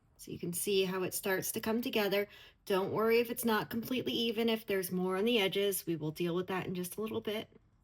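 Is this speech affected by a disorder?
No.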